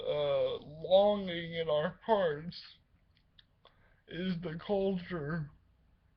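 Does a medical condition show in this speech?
Yes: cerebral palsy; speaks slower at times.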